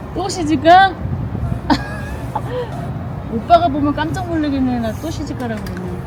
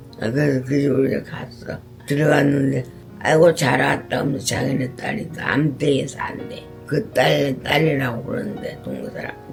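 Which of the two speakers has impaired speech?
The second: Parkinson's disease; also dementia, over eighty.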